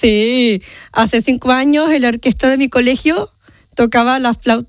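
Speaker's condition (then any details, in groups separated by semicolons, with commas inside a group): Down syndrome; genetic condition, from birth, 30 years old, mother prioritized leisure over therapy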